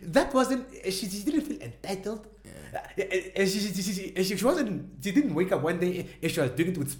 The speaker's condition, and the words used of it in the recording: Stuttering. I do stutter when I talk.